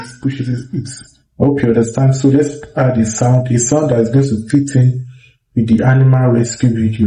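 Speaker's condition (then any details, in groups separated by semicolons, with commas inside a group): No condition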